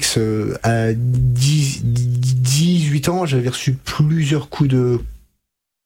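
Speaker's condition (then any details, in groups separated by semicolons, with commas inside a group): Stuttering; onset at age 5 to 6, untreated in childhood, severe until about age 20, therapy from 20; about 27 years since onset, years of therapy with Catherine Daubier, Nancy stuttering specialist, fluency techniques; blocks and repetitions now, formerly could not finish a sentence without blocking, froze reading aloud; repeated sounds, prolonged sounds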